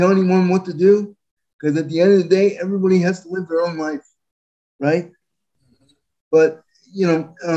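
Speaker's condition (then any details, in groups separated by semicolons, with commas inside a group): Spastic quadriplegic cerebral palsy; permanent wheelchair user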